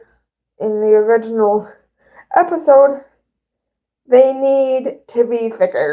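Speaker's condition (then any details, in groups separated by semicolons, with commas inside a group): Cerebral palsy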